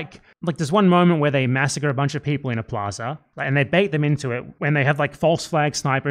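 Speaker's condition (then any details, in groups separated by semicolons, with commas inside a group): No condition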